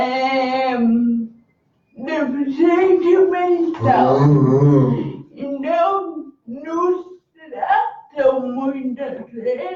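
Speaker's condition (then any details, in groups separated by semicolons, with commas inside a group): Cerebral palsy; communicates using letters and symbols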